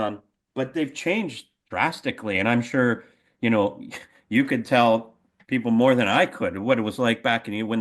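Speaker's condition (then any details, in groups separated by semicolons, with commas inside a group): No condition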